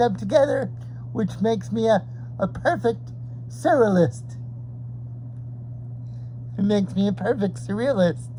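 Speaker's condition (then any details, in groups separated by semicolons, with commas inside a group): Cerebral palsy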